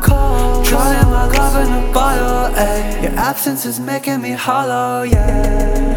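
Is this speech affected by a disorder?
No.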